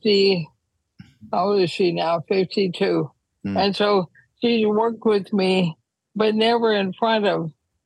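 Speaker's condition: ALS; diagnosed last fall, changing and expanding needs for multi-specialist medical care

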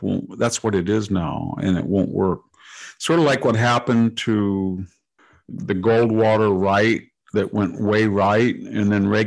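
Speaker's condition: No condition

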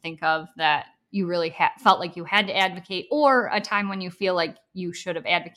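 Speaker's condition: Bilateral cleft lip and palate; congenital, born essentially without palate, unable to breastfeed, infant palatal obturator, multiple surgeries including jaw surgery

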